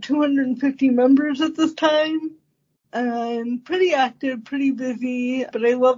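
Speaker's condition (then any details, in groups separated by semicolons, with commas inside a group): Cerebral palsy; congenital, manual wheelchair most of early life, first power wheelchair at 14, therapist and parents decided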